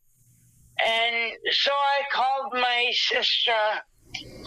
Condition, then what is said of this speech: Dysarthria. I do not have aphasia, which affects the memory.